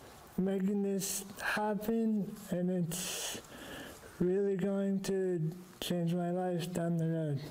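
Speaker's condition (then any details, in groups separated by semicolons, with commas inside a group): Cerebral palsy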